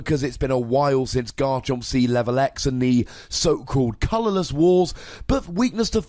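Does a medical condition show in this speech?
No.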